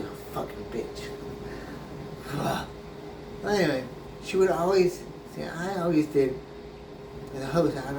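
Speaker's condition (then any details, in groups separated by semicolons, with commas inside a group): Brain injury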